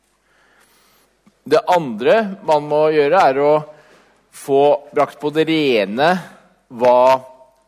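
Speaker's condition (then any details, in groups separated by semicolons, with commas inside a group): No condition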